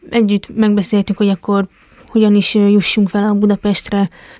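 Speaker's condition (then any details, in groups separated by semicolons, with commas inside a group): Hearing impairment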